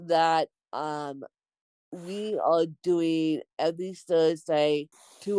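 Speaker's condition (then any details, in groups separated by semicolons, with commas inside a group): Cerebral palsy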